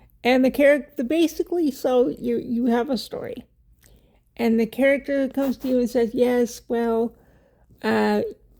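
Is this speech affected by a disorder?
Yes: cerebral palsy; wheelchair user.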